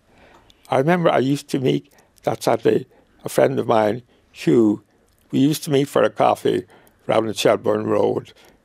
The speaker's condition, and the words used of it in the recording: ALS (motor neuron disease). If I get out of breath, you'll know.